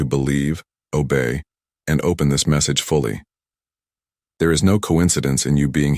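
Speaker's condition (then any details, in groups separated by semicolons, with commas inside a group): No condition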